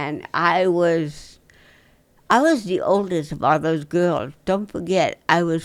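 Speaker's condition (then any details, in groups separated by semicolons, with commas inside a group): Cerebral palsy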